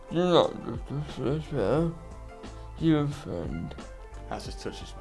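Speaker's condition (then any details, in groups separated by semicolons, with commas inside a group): Cerebral palsy; birth injury, not breathing at birth; speech therapy, physio, uses wheelchair, seizures; receives speech therapy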